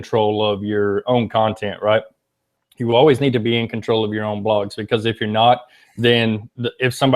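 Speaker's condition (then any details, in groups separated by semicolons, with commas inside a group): No condition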